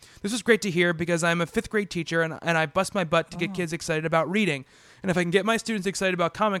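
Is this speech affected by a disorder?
No.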